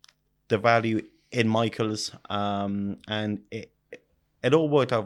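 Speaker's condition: Stutter; about five times worse when speaking German; repeated sounds, prolonged sounds

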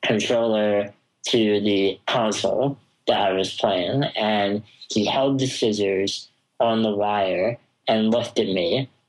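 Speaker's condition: Spinal muscular atrophy; wheelchair user, cannot move self, can be moved by others

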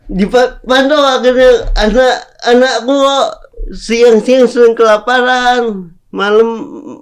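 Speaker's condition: Cerebral palsy; congenital cerebral palsy; speaking is difficult

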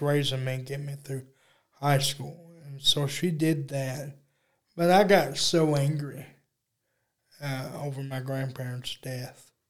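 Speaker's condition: Cerebral palsy; unable to walk, uses electric wheelchair

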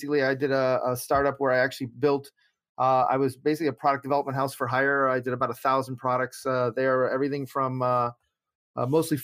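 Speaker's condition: No condition

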